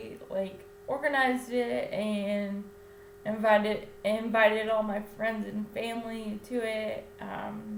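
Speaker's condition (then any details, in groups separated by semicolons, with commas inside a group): Cerebral palsy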